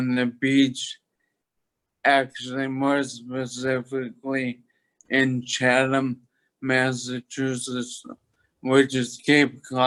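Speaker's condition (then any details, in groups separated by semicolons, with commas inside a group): Toxic leukoencephalopathy, locked-in syndrome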